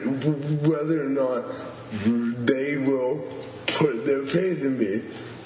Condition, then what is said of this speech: Cerebral palsy. It really is. I've had moments of disfluency with that has taken a long time.